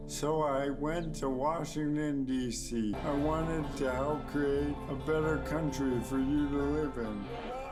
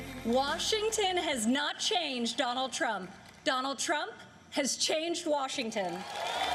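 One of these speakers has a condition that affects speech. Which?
The first: ALS; rapidly progressing whole-body paralysis, uses wheelchair; speaks through computer voice, speaking through a speech-generating device.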